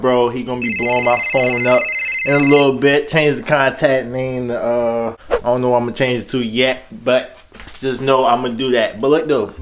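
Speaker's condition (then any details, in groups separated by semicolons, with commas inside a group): No condition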